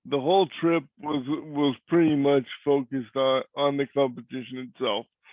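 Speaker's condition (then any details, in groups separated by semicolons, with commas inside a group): Cerebral palsy; cannot walk; voice is different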